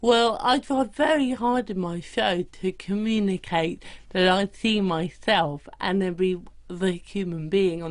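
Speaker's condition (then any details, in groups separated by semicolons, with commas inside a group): Cerebral palsy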